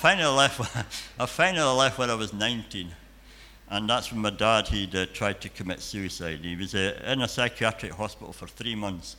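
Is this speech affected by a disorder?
Yes: cleft palate and cleft lip.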